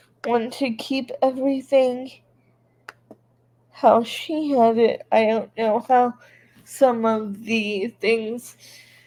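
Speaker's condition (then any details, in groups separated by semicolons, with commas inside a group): Cerebral palsy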